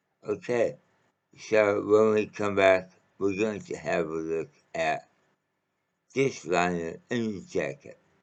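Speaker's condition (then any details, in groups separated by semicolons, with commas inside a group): Mouth cancer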